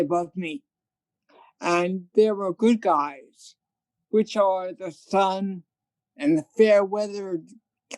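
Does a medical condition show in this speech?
Yes: cerebral palsy; from birth, hearing loss.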